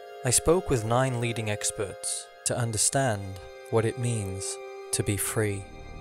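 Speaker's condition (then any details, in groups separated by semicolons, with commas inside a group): No condition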